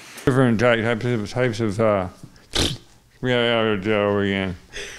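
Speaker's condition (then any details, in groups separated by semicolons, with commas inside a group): Young-onset Parkinson's disease; young onset, deep brain stimulation, two brain electrodes; about 20 years since onset, DBS controls some symptoms, medications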